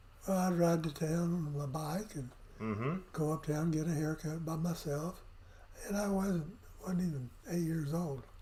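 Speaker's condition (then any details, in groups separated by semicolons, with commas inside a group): Parkinson's; affects voice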